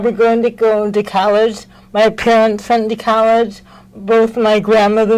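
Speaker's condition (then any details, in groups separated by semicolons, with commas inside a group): Cerebral palsy; mild, affects speech and gait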